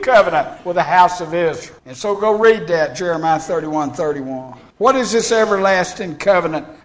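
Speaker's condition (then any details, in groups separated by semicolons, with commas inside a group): No condition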